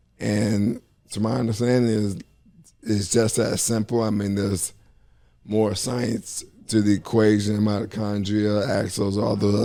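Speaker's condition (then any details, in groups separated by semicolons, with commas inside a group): ALS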